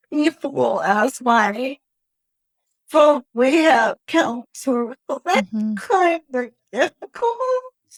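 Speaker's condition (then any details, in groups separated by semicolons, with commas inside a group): Cerebral palsy; wheelchair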